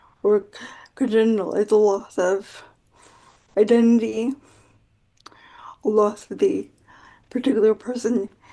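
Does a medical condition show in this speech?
Yes: quadriplegic cerebral palsy.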